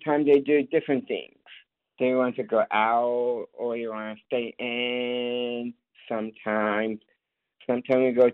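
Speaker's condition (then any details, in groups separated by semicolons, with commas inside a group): Down syndrome; lives independently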